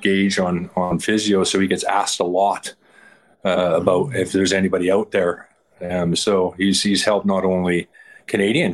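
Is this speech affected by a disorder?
No.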